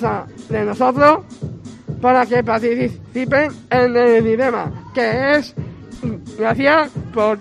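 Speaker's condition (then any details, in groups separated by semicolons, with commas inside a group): Down syndrome; chromosome 21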